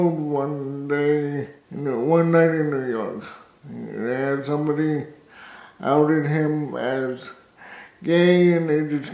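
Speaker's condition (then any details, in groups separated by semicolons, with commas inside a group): Cerebral palsy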